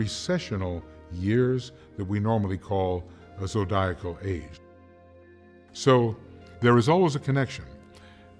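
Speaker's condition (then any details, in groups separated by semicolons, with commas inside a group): No condition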